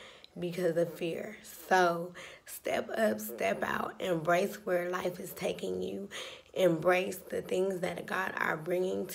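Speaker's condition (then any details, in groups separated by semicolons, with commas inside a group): Cerebral palsy, spastic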